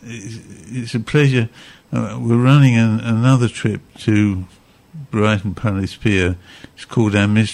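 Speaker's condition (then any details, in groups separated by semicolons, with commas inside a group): Parkinson's; Parkinson's diagnosed at age 78, tremor, joint stiffness, progressive; 7 years since diagnosis, nearly 85, Madopar three times daily, Mirapexin, worsening yearly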